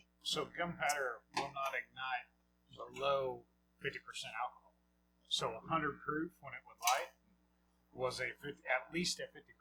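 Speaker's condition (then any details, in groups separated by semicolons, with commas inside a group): No condition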